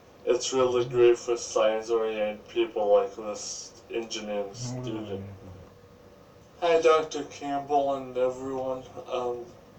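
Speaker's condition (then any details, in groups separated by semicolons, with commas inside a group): Cerebral palsy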